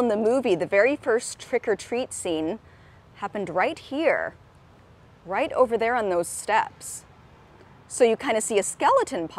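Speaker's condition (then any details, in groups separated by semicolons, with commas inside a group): No condition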